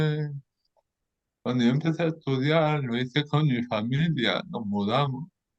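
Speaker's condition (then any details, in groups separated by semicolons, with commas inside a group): Cerebral palsy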